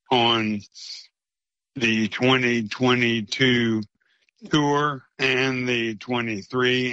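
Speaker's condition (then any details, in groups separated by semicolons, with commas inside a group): ALS; slower progression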